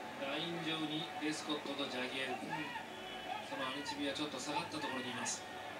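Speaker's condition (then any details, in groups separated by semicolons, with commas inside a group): No condition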